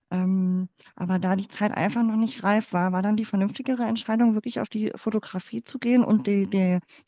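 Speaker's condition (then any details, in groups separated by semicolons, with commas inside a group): Cleft palate; congenital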